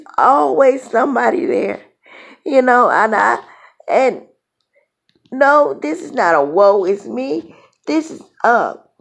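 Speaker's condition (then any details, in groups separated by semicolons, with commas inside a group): Cerebral palsy; born two months premature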